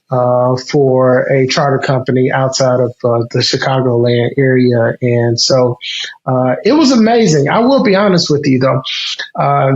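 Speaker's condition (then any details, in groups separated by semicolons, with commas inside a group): No condition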